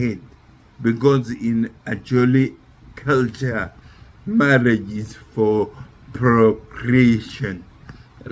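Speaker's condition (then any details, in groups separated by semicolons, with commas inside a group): Neurological disease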